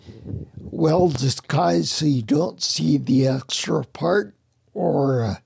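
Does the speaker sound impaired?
Yes: spinocerebellar ataxia; speech impediment.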